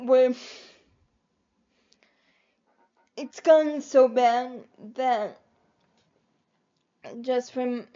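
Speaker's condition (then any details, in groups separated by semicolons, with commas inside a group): Cerebral palsy; quadriplegic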